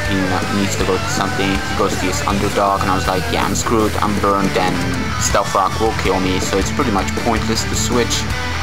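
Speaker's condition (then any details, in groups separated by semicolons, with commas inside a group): No condition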